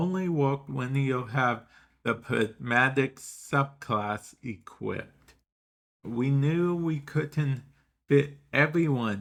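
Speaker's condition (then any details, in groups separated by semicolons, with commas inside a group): Cerebral palsy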